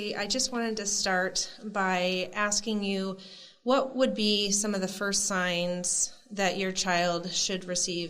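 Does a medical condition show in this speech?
No.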